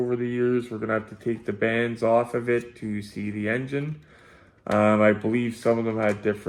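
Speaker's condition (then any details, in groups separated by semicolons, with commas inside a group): No condition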